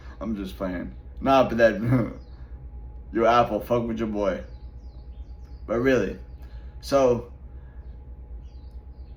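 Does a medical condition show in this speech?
Yes: traumatic brain injury; relearned talking.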